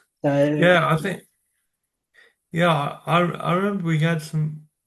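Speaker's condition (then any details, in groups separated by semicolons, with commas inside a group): Cerebral palsy; from birth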